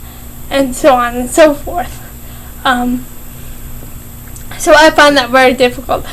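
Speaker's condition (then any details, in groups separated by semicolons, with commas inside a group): Cerebral palsy, mild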